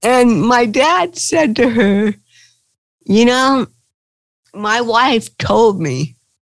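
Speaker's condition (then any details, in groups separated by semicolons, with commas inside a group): Cerebral palsy; since birth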